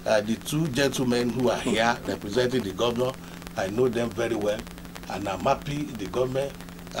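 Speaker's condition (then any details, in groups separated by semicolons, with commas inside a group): No condition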